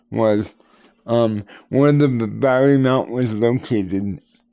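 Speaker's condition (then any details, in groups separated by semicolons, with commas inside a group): Cerebral palsy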